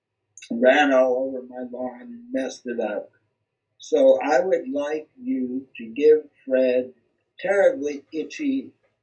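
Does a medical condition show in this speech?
Yes: cerebral palsy; speech not affected.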